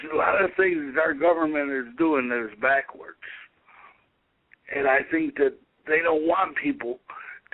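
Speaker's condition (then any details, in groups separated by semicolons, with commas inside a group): Cerebral palsy; able to speak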